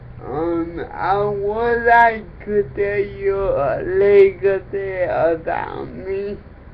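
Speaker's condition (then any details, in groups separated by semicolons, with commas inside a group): Cerebral palsy; physical disability affecting speech and motor skills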